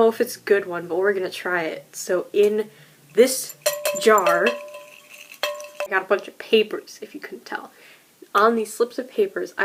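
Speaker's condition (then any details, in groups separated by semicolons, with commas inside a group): No condition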